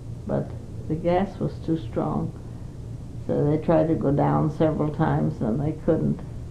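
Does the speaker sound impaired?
Yes: Parkinson's disease; 5 years since onset, not very able to do much, cannot live alone.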